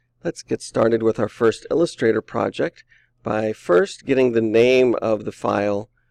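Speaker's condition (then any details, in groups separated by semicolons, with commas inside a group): No condition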